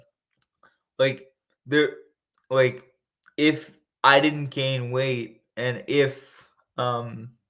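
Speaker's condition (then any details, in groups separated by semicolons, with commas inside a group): Cerebral palsy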